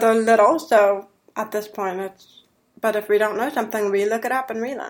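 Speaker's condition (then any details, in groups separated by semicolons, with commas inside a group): Deafness; raised oral, 11 years of speech therapy, practiced mouth and tongue movement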